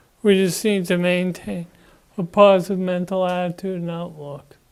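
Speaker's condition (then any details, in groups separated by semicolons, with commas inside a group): Parkinson's disease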